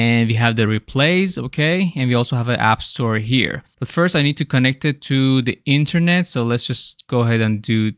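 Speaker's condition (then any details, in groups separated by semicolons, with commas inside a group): No condition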